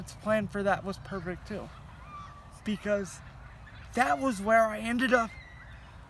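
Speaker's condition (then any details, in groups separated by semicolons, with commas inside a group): Cerebral palsy; heavily altered breathing patterns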